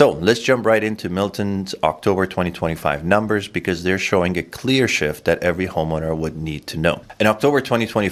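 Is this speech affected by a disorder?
No.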